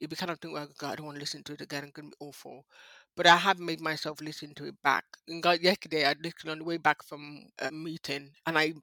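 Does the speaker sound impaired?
Yes: high-frequency hearing loss, speech impediment, mild; lifelong high-frequency hearing loss, not deaf, hears low frequencies and deep voices, bells; voice judged clear on audio by host, face and hand cues absent on audio; cannot pronounce certain words often starting with ch, never heard.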